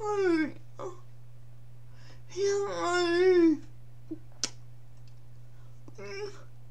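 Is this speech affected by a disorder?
Yes: cerebral palsy.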